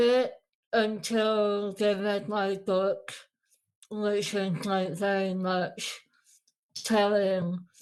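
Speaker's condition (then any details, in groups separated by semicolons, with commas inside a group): Moebius syndrome; facial paralysis, sixth and seventh cranial nerves, no facial expression; speech difficulty, eating and drinking difficulty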